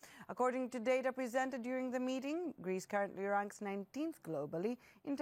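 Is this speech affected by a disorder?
No.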